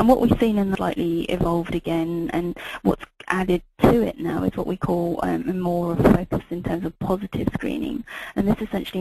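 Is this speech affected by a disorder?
No.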